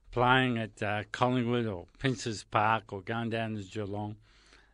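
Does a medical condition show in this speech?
Yes: motor neurone disease; progressive, terminal, onset in hands, spread up arms and across back; about 2 years since first symptoms, diagnosed after months of tests, no treatment or cure; voice affected, speech noticeably changed.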